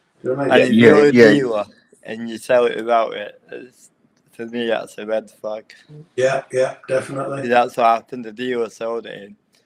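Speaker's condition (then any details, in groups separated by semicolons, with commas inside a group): Cerebral palsy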